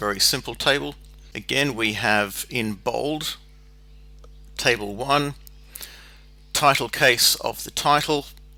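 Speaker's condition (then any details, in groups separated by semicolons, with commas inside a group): No condition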